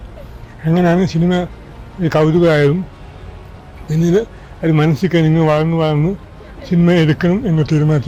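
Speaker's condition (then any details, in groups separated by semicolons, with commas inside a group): Cerebral palsy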